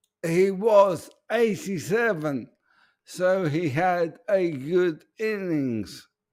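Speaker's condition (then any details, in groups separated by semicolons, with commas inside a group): ALS; speech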